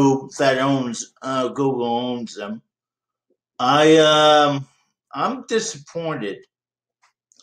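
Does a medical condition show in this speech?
Yes: cerebral palsy; present from birth.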